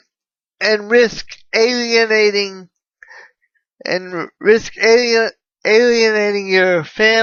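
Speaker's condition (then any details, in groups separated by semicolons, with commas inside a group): Cerebral palsy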